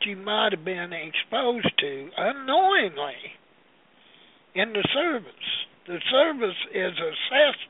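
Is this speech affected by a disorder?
Yes: Parkinson's disease; long-standing, tremor, trouble with fine hand work as watchmaker, hard to eat.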